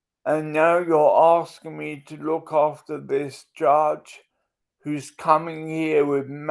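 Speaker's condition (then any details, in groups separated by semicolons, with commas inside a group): Multiple sclerosis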